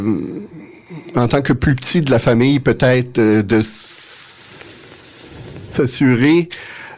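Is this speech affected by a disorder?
Yes: stuttering; developmental, lifelong, stated genetic basis; often unable to get words out, a wall to cross each time speaking; here blocks.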